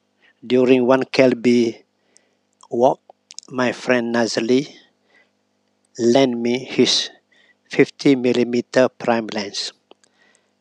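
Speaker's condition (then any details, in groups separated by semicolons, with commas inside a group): No condition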